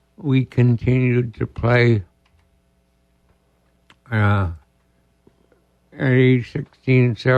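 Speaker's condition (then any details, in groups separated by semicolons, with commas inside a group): ALS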